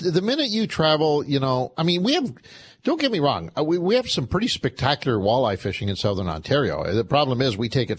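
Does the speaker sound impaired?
No.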